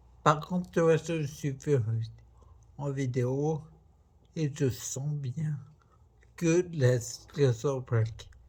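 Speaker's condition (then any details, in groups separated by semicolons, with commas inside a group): Multiple sclerosis; primary progressive form; diagnosed years ago, very fatigued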